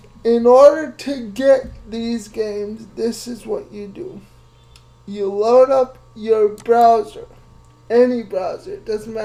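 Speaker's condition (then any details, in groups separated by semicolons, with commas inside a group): Cerebral palsy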